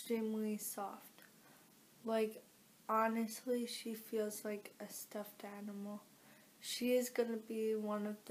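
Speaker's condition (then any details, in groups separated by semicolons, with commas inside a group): Cerebral palsy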